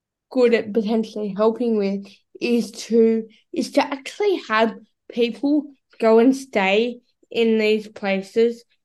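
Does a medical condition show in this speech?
Yes: cerebral palsy; battery-powered wheelchair user, bilateral cochlear implants for hearing loss, carries spare cochlear implant.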